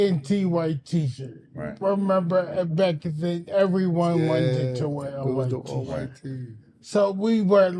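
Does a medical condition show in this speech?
Yes: anoxic brain injury; brain without oxygen 40 minutes, memory loss; about 95% recovered, still in speech therapy; speech therapy ongoing, audible speech difference, loses train of thought.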